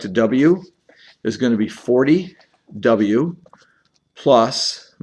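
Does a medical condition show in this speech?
No.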